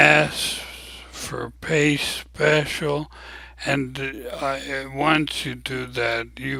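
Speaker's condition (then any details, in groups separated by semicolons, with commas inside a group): ALS; abnormally slow voice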